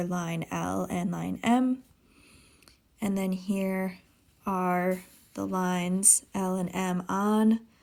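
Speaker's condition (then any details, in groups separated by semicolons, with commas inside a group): No condition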